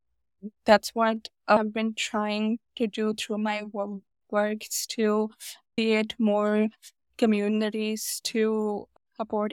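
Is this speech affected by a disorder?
Yes: stutter; stutter diagnosed at age 5, increased with age, about 20 speech therapists in childhood, paid for cure scam; ongoing speech therapy, goals self-acceptance and disclosure, work accommodation to type in meeting chat, read aloud by others; not mild stutter, speaks short remarks, types longer ones, bad days block even two sentences; here repeated sounds, prolonged sounds.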